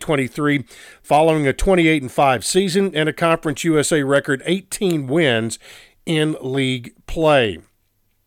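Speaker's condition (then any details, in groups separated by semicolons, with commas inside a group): No condition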